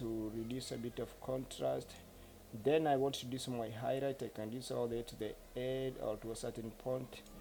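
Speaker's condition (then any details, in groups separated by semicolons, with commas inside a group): No condition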